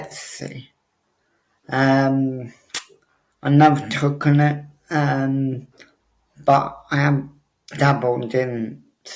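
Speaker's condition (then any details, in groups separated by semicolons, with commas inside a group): Cerebral palsy; obvious speech impediment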